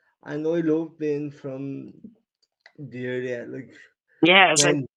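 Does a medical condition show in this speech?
Yes: cerebral palsy.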